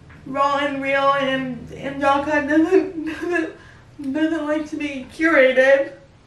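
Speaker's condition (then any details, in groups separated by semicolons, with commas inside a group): Cerebral palsy; able to talk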